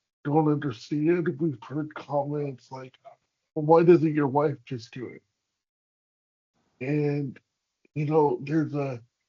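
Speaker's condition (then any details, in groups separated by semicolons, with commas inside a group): Cerebral palsy; hamstring releases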